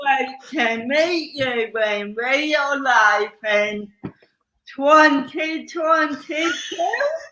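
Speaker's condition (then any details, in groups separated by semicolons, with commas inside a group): Cerebral palsy; slow speech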